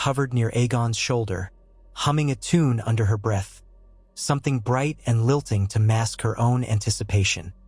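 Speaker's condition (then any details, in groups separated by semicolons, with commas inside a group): No condition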